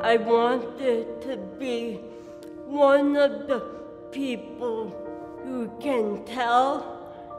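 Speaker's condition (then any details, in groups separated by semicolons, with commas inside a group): Cerebral palsy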